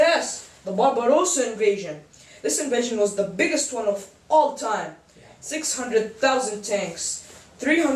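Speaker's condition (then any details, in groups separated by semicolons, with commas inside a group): No condition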